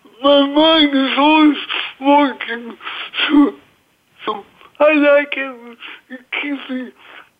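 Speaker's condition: Cerebral palsy

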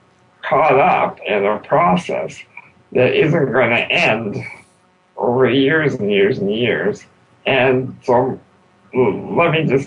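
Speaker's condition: Spinal muscular atrophy; not expected to live long

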